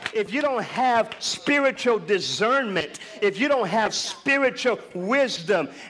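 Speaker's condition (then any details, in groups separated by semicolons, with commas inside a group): No condition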